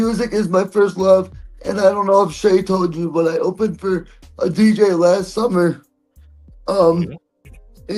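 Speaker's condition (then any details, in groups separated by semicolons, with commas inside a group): Cerebral palsy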